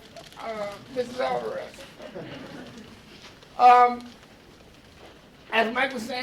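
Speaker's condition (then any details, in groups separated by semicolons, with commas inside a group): Cerebral palsy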